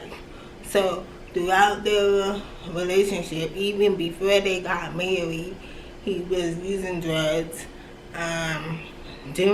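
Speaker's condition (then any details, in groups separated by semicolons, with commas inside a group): Cerebral palsy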